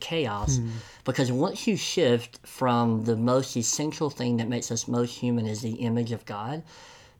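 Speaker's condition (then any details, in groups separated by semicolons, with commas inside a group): Cleft lip and palate; congenital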